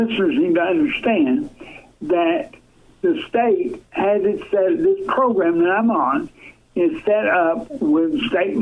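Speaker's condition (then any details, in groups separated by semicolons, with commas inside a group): Cerebral palsy, severe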